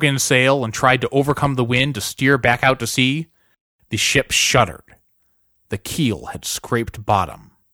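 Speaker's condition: No condition

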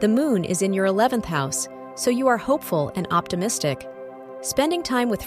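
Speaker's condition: No condition

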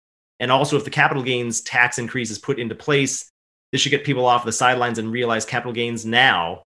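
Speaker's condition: No condition

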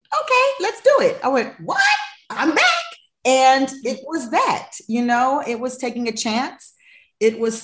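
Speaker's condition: No condition

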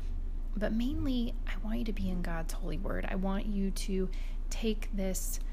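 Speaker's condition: No condition

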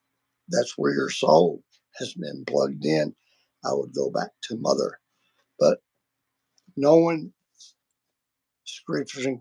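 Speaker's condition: Vocal cord surgery; multiple vocal cord surgeries

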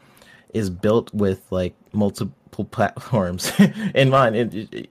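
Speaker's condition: No condition

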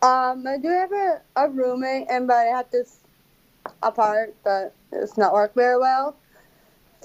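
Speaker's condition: Down syndrome

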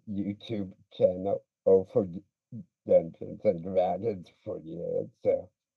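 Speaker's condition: Speech impediment; pretty good speaker when comfortable

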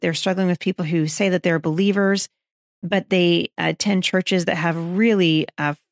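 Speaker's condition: No condition

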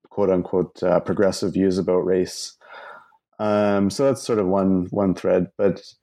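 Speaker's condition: No condition

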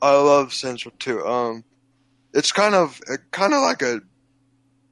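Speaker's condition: Cerebral palsy, physical only

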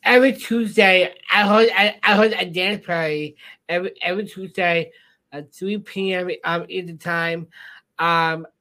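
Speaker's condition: Down syndrome

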